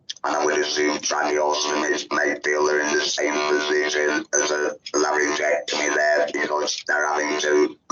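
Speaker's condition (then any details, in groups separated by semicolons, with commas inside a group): Laryngectomy; laryngectomy for larynx cancer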